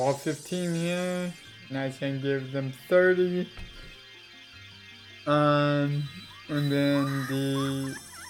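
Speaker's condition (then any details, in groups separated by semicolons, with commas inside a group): Cerebral palsy; affects legs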